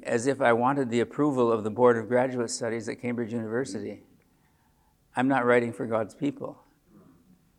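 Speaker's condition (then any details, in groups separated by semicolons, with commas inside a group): Parkinson's disease; age 74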